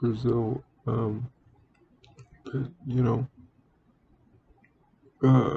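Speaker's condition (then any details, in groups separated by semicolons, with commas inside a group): Cerebral palsy; speaks relatively well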